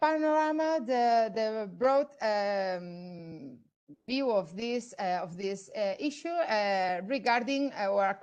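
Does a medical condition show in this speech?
No.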